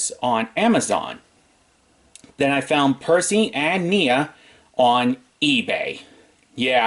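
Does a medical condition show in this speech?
No.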